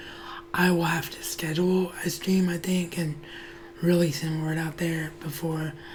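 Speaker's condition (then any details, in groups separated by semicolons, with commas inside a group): Cerebral palsy; wheelchair bound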